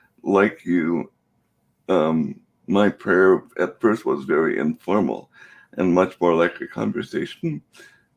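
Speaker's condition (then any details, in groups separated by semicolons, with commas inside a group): Cerebral palsy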